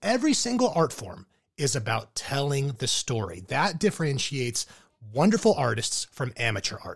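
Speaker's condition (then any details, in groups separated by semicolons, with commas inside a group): No condition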